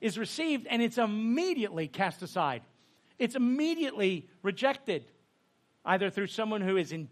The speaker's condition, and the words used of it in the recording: No condition.